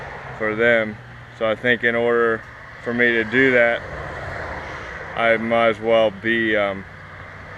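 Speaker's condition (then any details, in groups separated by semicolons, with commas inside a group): Cerebral palsy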